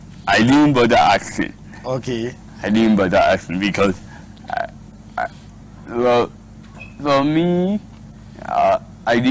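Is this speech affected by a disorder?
Yes: cerebral palsy; speech therapy, speech improved.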